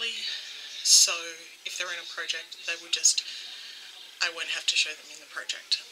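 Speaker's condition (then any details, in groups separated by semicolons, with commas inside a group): No condition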